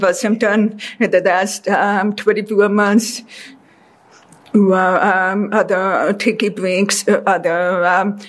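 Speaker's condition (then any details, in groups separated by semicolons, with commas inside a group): Deafness; deaf since childhood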